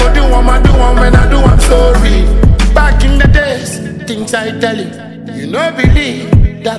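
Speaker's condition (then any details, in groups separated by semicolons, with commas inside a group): No condition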